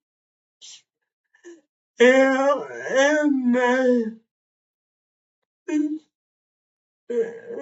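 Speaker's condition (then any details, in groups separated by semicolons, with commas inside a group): Cerebral palsy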